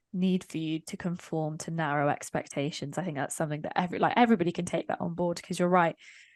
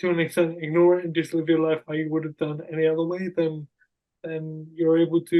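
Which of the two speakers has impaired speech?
The second: cerebral palsy; acquired after birth, wheelchair user, many childhood surgeries.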